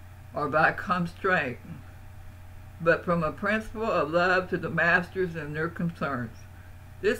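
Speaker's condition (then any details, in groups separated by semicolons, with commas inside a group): Parkinson's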